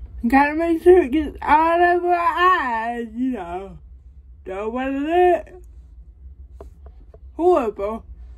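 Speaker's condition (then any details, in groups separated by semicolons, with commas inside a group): Cerebral palsy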